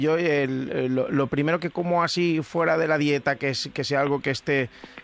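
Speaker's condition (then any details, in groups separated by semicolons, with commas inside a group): No condition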